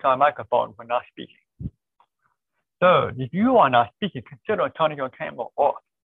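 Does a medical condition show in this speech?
Yes: deafness; born deaf, cochlear implant, relies on lip reading and visual media.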